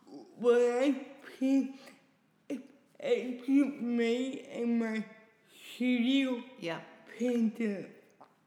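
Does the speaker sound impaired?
Yes: cerebral palsy; daily speech difficulty, hears own speech differently from listeners.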